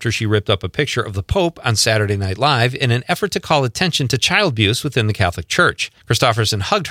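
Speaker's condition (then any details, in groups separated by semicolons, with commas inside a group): No condition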